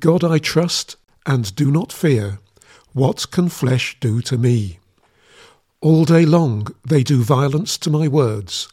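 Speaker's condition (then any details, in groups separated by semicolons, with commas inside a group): No condition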